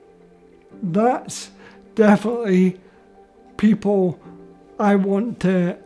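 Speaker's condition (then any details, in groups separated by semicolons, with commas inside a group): Motor neurone disease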